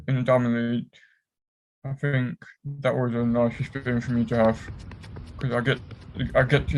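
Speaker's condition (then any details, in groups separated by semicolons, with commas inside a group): Cerebral palsy; affects whole body; cramps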